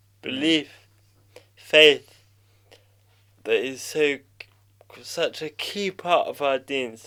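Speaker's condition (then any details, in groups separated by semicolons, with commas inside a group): Cerebral palsy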